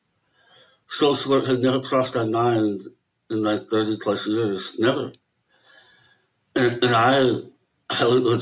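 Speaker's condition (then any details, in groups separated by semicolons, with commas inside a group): Möbius syndrome; lifelong rare disability, no facial expressions, no facial nerve control, cannot smile or frown, affects hearing and eyesight; incomplete lip closure, certain letters hard to pronounce, not understood by everybody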